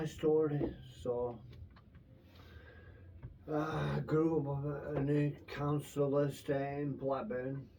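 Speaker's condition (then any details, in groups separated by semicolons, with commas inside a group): Brain infection with surgery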